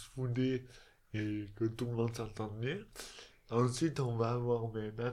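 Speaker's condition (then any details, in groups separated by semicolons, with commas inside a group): Dystonia; elocution difficulties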